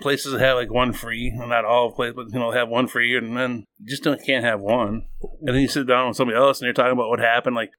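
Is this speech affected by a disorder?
No.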